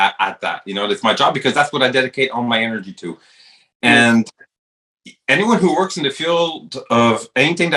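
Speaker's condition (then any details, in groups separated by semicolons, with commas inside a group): No condition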